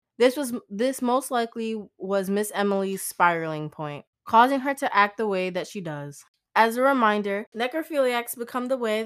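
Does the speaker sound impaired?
No.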